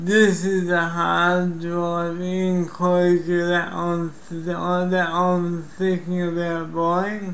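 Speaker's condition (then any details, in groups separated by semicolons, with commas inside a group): Cerebral palsy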